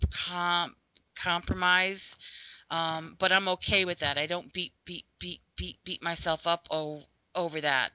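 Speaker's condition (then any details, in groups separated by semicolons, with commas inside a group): Stuttering; stuttering first remembered around age five, covert most of adult life, open about it for about 4 years; stutters openly, discloses stuttering at work and to students, lets stuttering come out; hid stuttering by avoiding talking and switching words, later slipping out more; repeated sounds, repeated words, prolonged sounds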